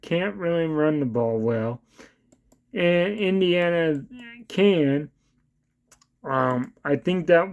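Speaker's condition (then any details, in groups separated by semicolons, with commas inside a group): Cerebral palsy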